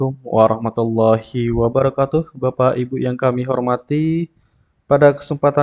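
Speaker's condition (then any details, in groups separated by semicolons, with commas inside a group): No condition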